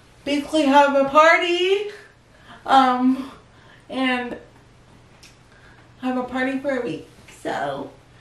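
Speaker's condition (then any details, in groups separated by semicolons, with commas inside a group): Cerebral palsy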